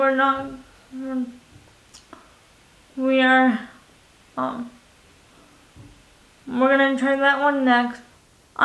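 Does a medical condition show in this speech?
Yes: cerebral palsy, spastic quadriplegic.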